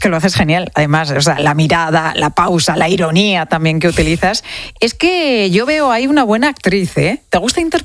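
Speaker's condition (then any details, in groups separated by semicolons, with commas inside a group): No condition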